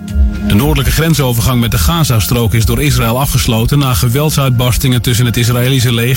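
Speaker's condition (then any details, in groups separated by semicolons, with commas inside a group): No condition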